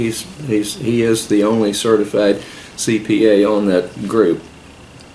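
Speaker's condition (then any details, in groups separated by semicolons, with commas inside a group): No condition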